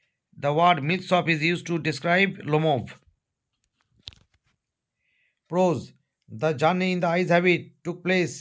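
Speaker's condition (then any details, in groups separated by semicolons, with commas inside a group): No condition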